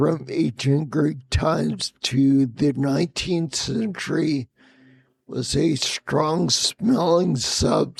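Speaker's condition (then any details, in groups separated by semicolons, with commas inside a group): Spinocerebellar ataxia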